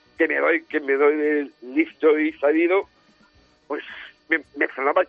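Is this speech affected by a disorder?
Yes: Down syndrome.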